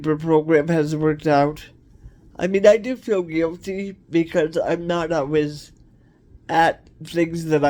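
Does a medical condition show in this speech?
Yes: cerebral palsy; cerebral palsy, wheelchair.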